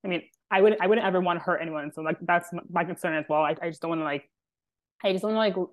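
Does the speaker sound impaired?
Yes: stutter, mild; stutter present since at least school years; good fluency for most speech, less noticeable than others' stammering; here repeated words, prolonged sounds.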